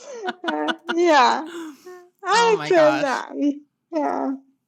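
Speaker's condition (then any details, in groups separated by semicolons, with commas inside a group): ALS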